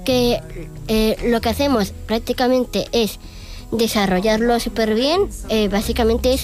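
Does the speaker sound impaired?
Yes: Down syndrome; debate and oratory training with Down Navarra team, Yo Tengo Opinión league.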